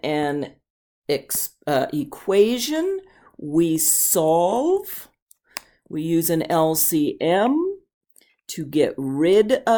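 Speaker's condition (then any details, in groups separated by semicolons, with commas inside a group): No condition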